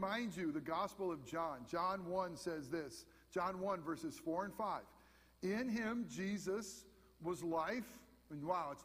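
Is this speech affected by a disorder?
No.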